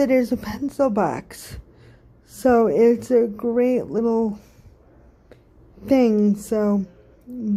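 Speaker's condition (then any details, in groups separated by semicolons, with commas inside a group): Cerebral palsy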